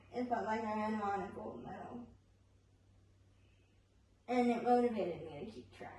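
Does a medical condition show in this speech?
Yes: spastic cerebral palsy.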